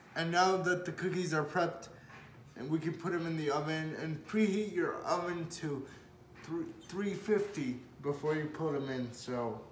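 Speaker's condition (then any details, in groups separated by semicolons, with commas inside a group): Cerebral palsy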